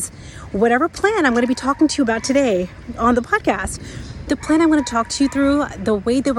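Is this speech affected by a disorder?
No.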